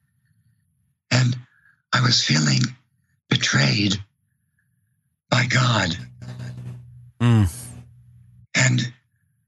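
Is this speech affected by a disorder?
Yes: vocal cord paralysis.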